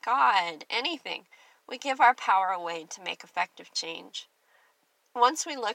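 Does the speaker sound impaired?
Yes: cleft lip and palate; congenital, past surgeries, wears hearing aids; clear speech.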